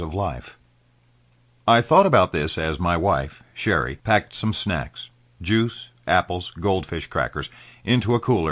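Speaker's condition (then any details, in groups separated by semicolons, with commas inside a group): No condition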